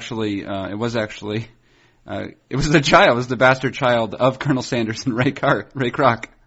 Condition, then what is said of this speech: None; typical speech.